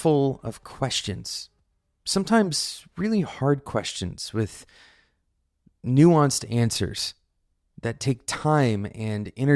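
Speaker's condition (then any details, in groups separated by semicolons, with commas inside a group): No condition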